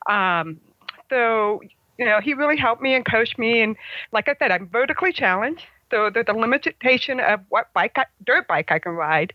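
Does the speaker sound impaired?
Yes: congenital hearing loss, congenital, about 75% hearing loss.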